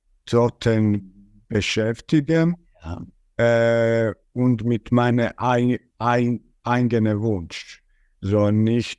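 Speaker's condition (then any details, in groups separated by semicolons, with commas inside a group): Stuttering; stuttering since age 5, 32 years since onset; monitors speech tension to catch blocks before they come; phone calls formerly not possible, now managed; blocks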